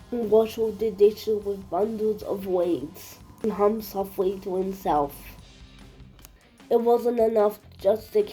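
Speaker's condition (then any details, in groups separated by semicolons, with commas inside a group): Cerebral palsy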